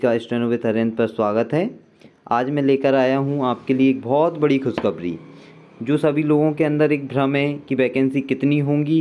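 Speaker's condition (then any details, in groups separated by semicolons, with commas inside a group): No condition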